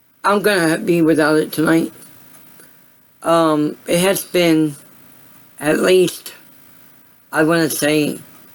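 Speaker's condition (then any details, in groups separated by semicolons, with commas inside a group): Cerebral palsy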